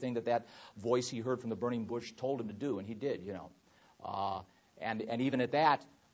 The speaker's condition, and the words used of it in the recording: No condition.